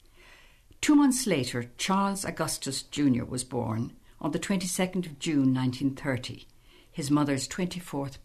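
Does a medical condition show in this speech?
No.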